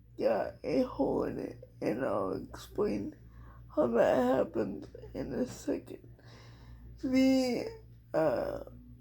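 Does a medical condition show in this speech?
Yes: cerebral palsy; speech somewhat affected.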